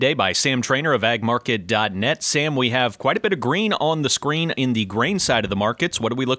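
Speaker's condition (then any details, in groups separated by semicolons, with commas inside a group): No condition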